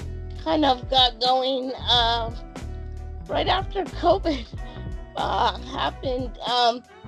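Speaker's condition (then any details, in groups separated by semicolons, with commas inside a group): Cerebral palsy; speech therapy in childhood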